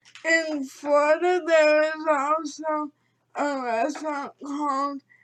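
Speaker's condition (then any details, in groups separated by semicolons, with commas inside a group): Cerebral palsy; premature birth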